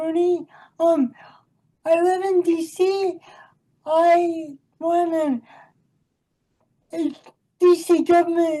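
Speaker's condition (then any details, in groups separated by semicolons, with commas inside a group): Cerebral palsy; from birth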